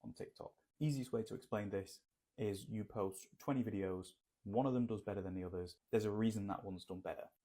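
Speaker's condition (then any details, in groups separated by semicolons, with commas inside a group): No condition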